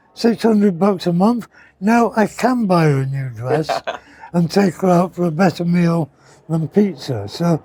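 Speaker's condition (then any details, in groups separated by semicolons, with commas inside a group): Partial glossectomy for tongue cancer; left tongue removed, reconstructed, 17.5-hour surgery, 6 weeks radiation; about 13 years after surgery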